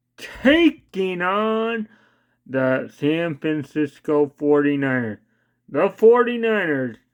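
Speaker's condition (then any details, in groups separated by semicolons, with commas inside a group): Cerebral palsy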